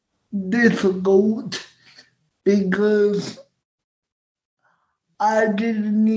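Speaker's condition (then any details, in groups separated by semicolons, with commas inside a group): Cerebral palsy; cerebral palsy present essentially all life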